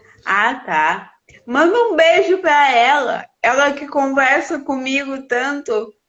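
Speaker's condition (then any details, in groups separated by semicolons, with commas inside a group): Cerebral palsy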